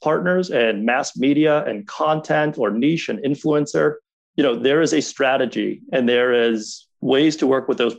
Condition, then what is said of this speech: No condition.